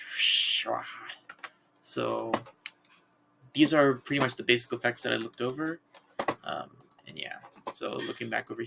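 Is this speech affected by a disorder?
No.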